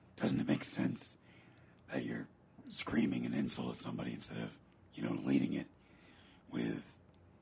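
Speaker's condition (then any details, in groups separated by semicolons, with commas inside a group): Paralyzed vocal cord; Non-Hodgkin lymphoma behind tonsil, tonsil removed, few months of chemotherapy; voice changed by paralyzed vocal cord, says sounds like Batman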